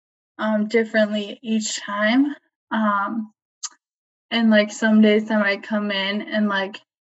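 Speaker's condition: ALS, limb onset; diagnosed at age 25, onset in arms and legs, not bulbar onset; about 10 months since diagnosis, seeing speech language pathologist at clinic, voice and swallowing monitored, voice banking; voice tires and gets close to being lost while talking

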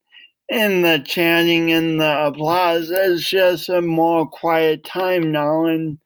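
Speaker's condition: Cerebral palsy; oxygen loss at birth, coordination differences, yoga for ten years helping relaxation; affects voice, speech impediment

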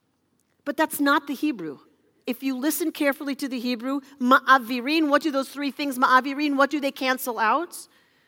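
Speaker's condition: No condition

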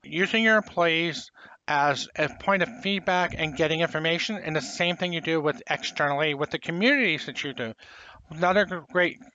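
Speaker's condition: Profound hearing loss, congenital

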